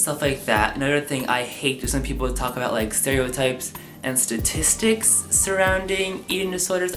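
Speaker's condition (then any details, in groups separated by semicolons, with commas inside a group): No condition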